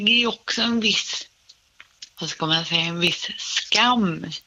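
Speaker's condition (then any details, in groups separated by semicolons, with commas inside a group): Cerebral palsy; speech slightly affected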